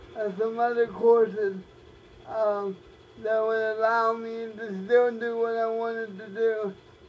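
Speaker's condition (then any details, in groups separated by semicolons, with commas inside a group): Cerebral palsy, spastic, mild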